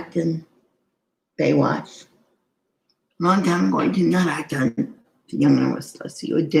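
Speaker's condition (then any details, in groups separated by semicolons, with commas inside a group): Cerebral palsy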